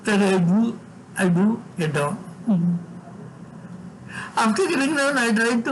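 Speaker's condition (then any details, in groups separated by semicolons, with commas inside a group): Severe cerebral palsy; from birth, involuntary tremors whole body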